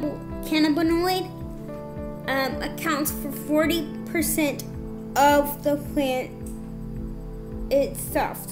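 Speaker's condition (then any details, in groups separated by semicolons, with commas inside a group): Cerebral palsy, spastic, severe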